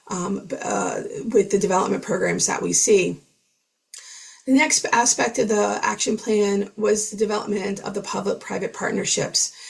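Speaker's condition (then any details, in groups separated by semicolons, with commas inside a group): No condition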